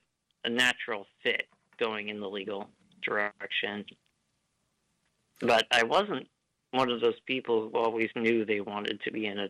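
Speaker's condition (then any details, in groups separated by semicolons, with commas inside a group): Duchenne muscular dystrophy; diagnosed at age 3, power chair since about age 10, no ventilator earlier in life; ventilator may be audible, speech cadence slightly different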